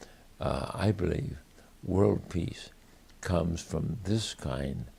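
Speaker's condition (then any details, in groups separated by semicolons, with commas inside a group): ALS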